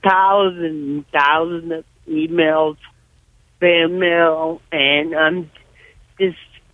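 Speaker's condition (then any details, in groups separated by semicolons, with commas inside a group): Cerebral palsy, severe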